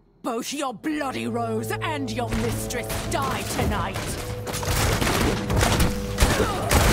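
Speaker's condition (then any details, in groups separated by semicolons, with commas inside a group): No condition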